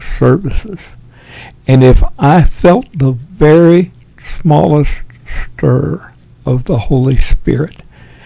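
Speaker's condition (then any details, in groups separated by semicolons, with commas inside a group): Parkinson's; tremors as early symptom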